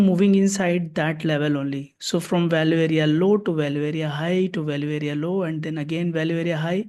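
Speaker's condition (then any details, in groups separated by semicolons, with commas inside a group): No condition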